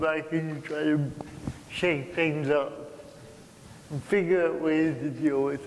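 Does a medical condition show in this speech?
Yes: cerebral palsy.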